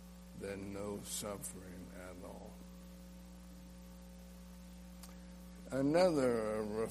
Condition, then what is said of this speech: ALS (motor neuron disease). People are patient when I drop things, when I choke, spit